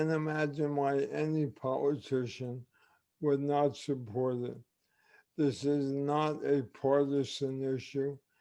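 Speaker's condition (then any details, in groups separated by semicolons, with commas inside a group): ALS; limb onset, ulnar nerve and cervical spine surgery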